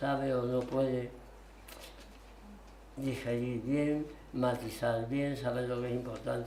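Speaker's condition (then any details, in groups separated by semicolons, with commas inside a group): Tongue cancer, partial glossectomy; half of tongue removed for cancer; over 25 years since cancer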